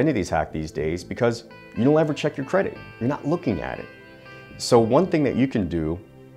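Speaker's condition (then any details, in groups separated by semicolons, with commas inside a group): No condition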